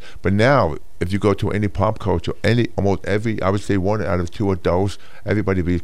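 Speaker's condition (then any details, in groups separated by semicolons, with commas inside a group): Hearing loss; congenital hearing loss, about 80%, two hearing aids whole life; cochlear implant about a year ago, improved clarity and hearing own speech; severe speech impediment from childhood, Mr. Universe interview in Geneva unusable, worked changing speaking and voice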